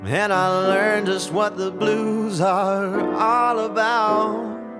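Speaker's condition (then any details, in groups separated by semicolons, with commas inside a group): No condition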